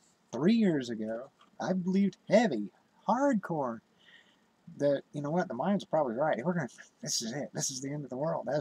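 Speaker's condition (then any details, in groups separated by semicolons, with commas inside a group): No condition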